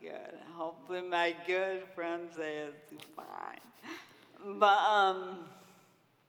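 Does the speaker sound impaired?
Yes: Friedreich's ataxia; diagnosed in twenties at u of m, progressive, wall-supported gait then wheelchair, service dog, no cure; over two decades since onset, unable to walk, uses wheelchair.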